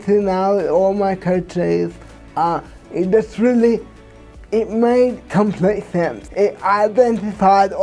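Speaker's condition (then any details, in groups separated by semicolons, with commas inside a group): Cerebral palsy; from birth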